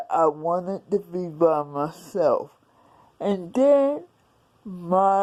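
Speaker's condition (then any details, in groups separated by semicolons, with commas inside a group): Cerebral palsy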